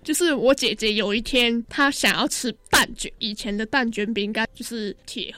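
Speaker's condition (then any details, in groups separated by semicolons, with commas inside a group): Hearing impairment; hearing loss from infancy, cochlear implant, mild cerebral palsy, leg-muscle rehabilitation, early intervention from eight months; childhood tongue-tie, frenulum cut, speech therapy at 雅文基金会, home word-card drills, 台南启聪 classes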